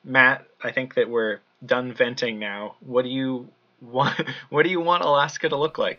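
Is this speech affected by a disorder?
No.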